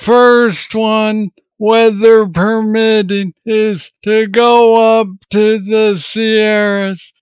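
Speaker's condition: Parkinson's disease; having big issues

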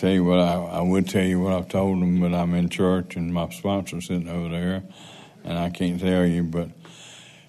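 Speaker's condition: Parkinson's

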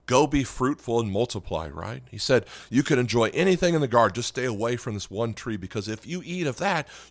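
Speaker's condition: No condition

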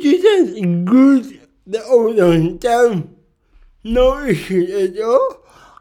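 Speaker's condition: Cerebral palsy; speech can be hard sometimes

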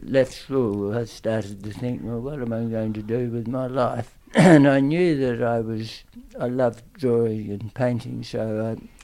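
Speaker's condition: Tongue cancer; aggressive tongue cancer

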